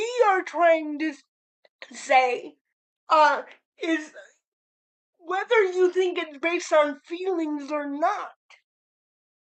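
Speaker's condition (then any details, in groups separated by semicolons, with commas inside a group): Cerebral palsy; spastic cerebral palsy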